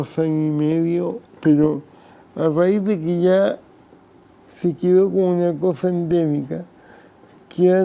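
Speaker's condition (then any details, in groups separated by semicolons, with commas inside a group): Cerebral palsy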